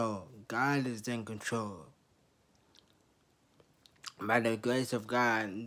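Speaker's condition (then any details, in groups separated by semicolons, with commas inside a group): Traumatic brain injury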